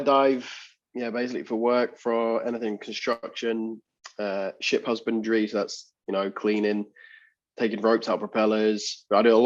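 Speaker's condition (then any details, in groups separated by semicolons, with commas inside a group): No condition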